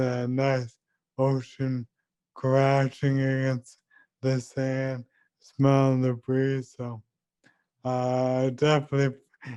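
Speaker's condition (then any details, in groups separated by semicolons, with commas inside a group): ALS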